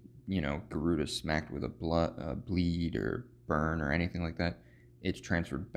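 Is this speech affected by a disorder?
No.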